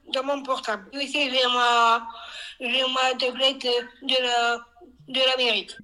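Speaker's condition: Down syndrome; trisomy 21; age 37, adult woman

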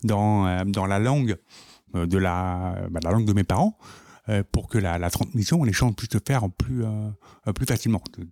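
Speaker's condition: Profound deafness from birth, congenital

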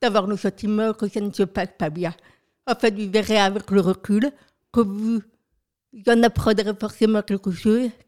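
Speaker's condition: Profound deafness from birth, profound, congenital

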